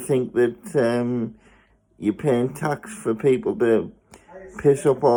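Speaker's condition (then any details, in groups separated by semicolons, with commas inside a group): Spastic cerebral palsy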